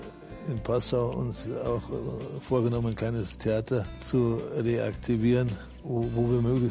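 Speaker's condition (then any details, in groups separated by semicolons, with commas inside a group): Parkinson's disease; admitted to rehab bedridden two years ago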